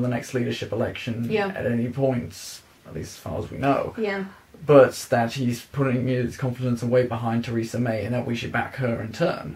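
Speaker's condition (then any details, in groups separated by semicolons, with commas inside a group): No condition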